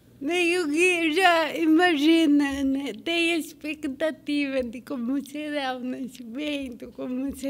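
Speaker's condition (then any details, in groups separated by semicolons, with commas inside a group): Cerebral palsy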